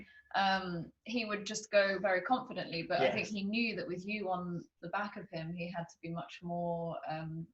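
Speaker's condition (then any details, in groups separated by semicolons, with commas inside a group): No condition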